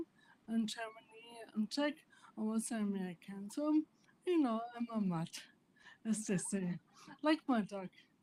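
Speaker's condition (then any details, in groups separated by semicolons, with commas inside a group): Primary lateral sclerosis; spasticity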